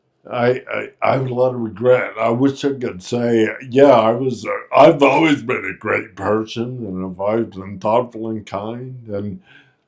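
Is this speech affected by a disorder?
Yes: Friedreich's ataxia.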